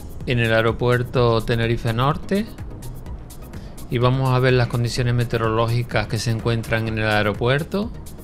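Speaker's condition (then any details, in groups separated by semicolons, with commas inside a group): No condition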